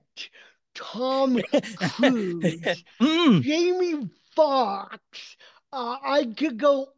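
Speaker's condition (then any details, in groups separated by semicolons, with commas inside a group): Cerebral palsy, mild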